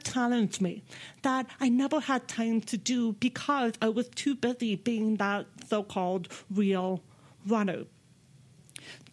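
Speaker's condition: Deafness; speaks with own voice

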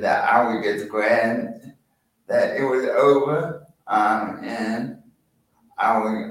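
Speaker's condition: Spastic quadriplegic cerebral palsy; had speech pathologist early on, first one mother of family friend Josh

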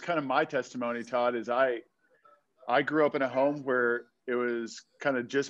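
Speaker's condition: No condition

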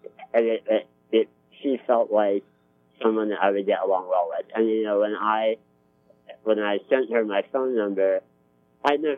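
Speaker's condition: Spinal muscular atrophy; congenital, wheelchair since age 2.5

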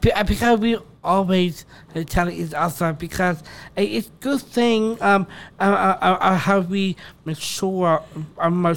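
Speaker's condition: Down syndrome; adult

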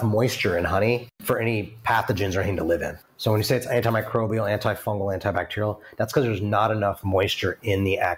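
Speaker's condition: No condition

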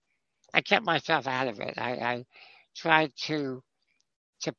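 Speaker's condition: Spinal muscular atrophy type 2; about 60 years since onset, uses Dragon voice to text

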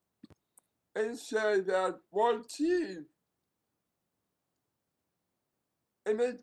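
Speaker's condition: Down syndrome; congenital, two holes in heart, open heart surgery under 5 months, four major ear surgeries, small ear canals; speaks in concepts

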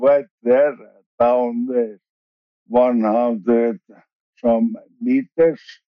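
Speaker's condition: ALS; slurred or slowed speech

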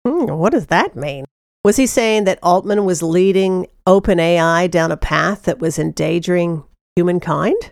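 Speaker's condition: No condition

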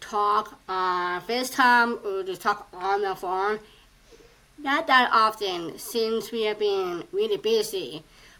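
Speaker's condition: Down syndrome; congenital

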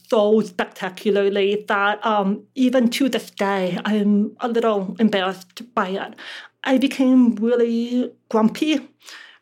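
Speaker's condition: Deafness; relies on lip reading

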